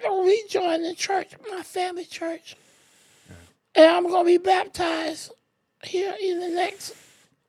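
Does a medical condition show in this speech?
Yes: ALS; wheelchair, trach changed by ENT, Charleston VA ALS clinic quarterly with speech therapist, sometimes hard breathing.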